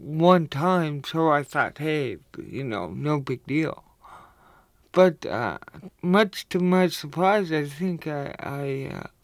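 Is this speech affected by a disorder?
Yes: cerebral palsy; cerebral palsy since childhood, visible, impaired coordination, did not operate heavy farm machinery.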